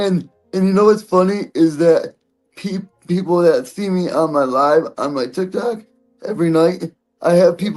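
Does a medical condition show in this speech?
Yes: cerebral palsy; present from birth.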